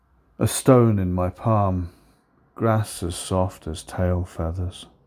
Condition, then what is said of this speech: None; typical speech.